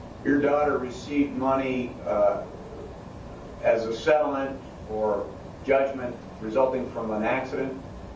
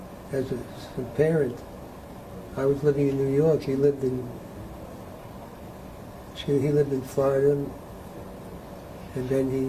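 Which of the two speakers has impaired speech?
The second: Parkinson's disease; needs to keep voice level up.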